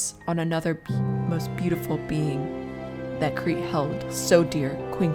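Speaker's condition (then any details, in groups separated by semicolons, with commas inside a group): No condition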